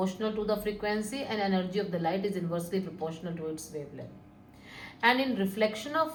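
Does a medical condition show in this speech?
No.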